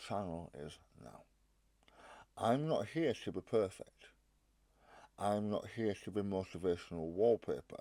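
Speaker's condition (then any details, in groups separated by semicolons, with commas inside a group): Stage 4 tongue cancer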